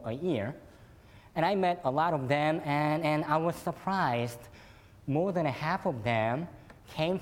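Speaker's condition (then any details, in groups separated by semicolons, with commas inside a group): Cleft lip and palate; fed formula and cow milk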